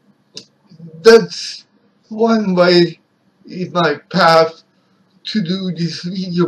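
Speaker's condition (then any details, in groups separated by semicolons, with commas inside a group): Cerebral palsy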